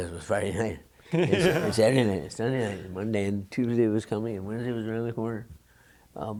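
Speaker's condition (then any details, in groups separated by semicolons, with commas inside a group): Parkinson's disease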